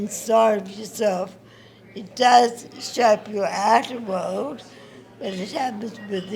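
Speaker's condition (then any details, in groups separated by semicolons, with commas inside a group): Acquired brain injury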